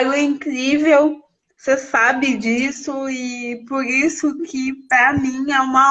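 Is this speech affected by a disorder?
Yes: cerebral palsy.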